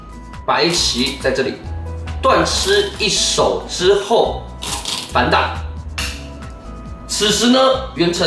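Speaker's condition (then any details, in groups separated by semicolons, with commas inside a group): No condition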